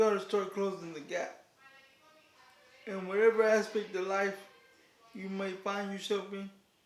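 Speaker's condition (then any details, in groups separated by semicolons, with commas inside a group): Cerebral palsy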